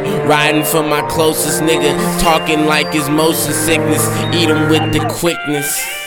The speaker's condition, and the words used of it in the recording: No condition.